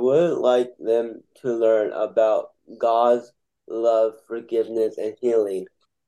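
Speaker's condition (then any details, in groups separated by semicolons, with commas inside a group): Down syndrome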